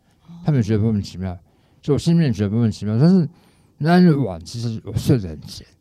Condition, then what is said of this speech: Tongue cancer surgery. 康復後他每天都會練習發音，因此現在說話才有辦法那麼清晰，遇到的人都認為是個奇蹟！